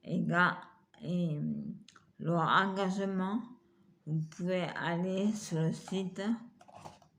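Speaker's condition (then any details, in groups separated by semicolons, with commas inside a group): Multiple sclerosis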